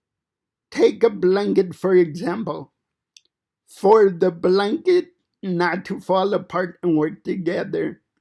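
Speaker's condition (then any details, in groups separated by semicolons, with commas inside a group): Cerebral palsy; fine motor impairment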